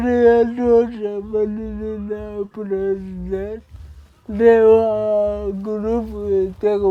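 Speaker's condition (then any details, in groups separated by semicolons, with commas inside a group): Cerebral palsy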